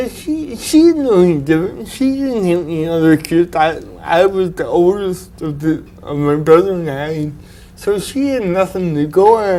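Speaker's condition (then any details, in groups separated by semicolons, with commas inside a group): Cerebral palsy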